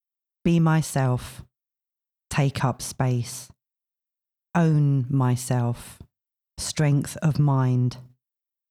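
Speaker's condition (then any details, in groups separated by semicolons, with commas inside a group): No condition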